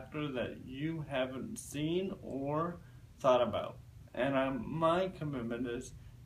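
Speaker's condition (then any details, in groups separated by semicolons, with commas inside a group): Cerebral palsy; present from birth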